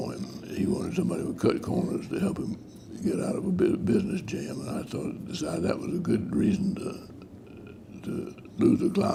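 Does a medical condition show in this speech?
Yes: Parkinson's disease.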